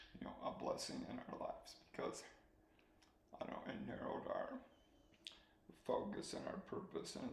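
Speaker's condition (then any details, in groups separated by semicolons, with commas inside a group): ALS; slow-progressing form, feeding tube; soft spoken, swallowing getting harder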